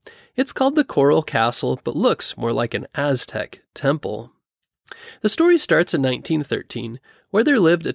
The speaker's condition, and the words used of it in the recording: None; typical speech.